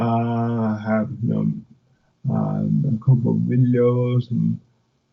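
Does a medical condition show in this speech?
Yes: cerebral palsy; speech affected.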